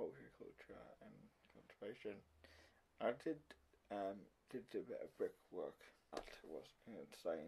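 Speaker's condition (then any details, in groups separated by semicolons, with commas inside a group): Cerebral palsy, mild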